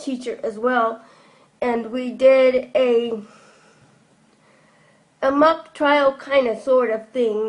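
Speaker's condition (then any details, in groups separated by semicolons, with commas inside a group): Cerebral palsy; from birth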